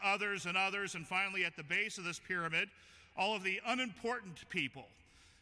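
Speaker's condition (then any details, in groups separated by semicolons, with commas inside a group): No condition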